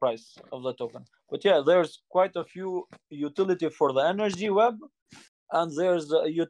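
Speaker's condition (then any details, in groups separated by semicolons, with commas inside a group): No condition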